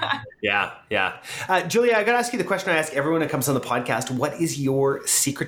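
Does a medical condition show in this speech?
No.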